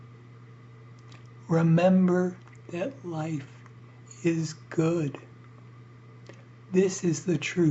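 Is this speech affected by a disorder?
Yes: ALS; struggles to breathe.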